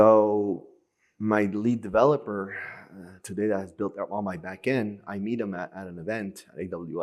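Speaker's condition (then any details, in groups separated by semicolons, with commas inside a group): No condition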